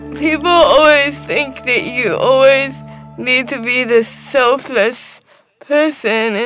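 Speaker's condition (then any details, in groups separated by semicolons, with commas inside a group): Cerebral palsy; wheelchair user since diagnosis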